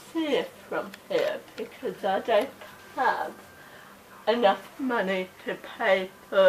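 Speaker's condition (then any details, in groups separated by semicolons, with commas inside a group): Cerebral palsy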